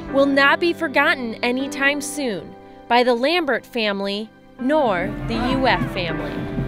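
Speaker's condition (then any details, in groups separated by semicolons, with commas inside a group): No condition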